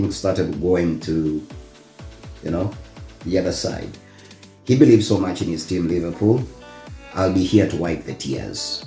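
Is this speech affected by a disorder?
No.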